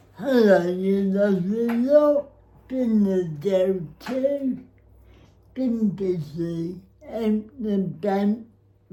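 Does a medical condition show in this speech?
Yes: cerebral palsy; spastic.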